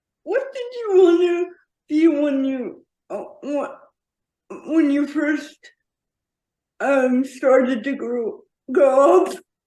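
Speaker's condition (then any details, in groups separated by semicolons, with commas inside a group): Quadriplegic cerebral palsy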